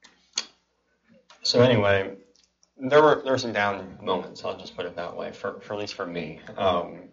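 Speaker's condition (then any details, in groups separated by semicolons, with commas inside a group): Cleft palate and cleft lip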